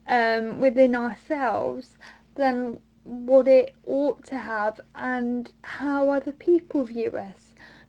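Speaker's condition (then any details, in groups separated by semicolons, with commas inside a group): Mild cerebral palsy; since birth, hands and arms, notable arm tremors, poor coordination, writing difficult, can walk; diagnosed at 15, about 10 years since diagnosis, mid-20s, childhood hospital and physiotherapist assessments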